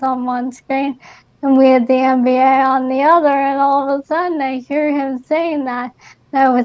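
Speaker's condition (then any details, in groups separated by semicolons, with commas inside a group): ALS; diagnosed before age 30, atypical for young female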